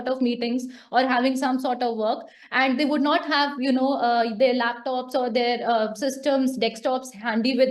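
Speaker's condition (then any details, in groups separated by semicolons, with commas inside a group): No condition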